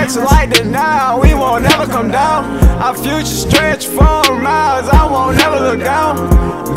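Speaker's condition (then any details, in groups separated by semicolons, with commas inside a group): No condition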